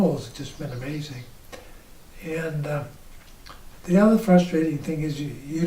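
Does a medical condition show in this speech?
Yes: ALS.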